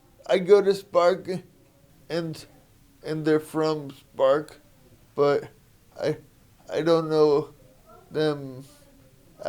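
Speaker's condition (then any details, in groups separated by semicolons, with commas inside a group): Spastic quadriplegic cerebral palsy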